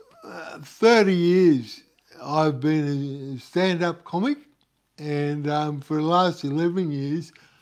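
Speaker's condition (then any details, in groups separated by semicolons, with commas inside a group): Cerebral palsy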